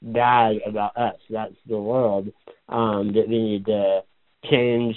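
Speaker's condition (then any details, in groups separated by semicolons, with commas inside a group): Spinal muscular atrophy; diagnosed at about 11 months, motor neurons die, progressive muscle weakness with age, wheelchair user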